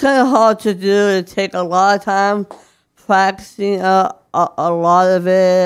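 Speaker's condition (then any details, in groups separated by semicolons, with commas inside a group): Down syndrome; age 40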